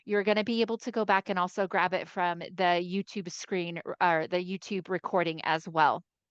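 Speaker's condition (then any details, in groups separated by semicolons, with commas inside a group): No condition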